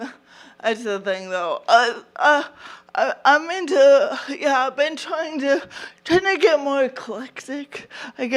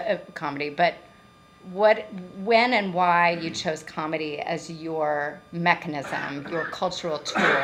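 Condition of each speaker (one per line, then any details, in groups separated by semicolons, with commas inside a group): Cerebral palsy; from birth, affects balance, walking, motor skills; atypical voice
No condition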